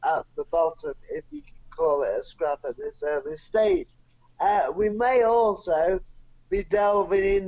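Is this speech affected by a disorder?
Yes: cerebral palsy; non-progressive.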